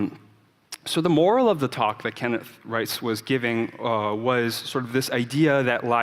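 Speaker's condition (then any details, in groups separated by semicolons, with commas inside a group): No condition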